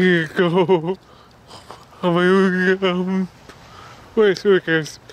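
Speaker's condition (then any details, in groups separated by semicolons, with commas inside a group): Cerebral palsy; body affected; speech disability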